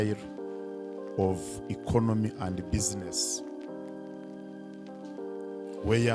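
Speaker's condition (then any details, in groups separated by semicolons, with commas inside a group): No condition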